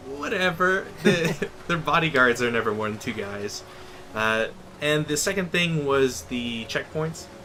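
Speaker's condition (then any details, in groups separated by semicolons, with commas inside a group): No condition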